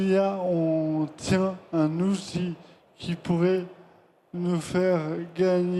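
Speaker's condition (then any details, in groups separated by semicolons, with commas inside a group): ALS (maladie de Charcot); speech much slower than a year ago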